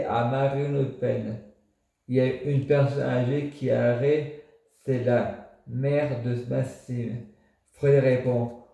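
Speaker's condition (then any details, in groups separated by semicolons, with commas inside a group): Multiple sclerosis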